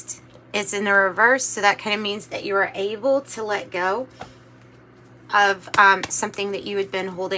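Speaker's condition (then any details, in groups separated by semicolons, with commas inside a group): No condition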